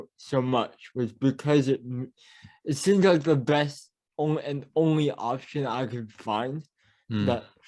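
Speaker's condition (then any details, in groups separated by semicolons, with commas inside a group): Cerebral palsy; mild speech impediment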